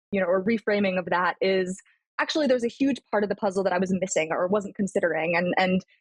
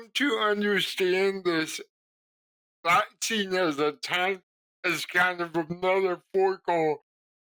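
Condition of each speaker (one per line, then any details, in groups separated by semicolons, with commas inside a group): No condition
Cerebral palsy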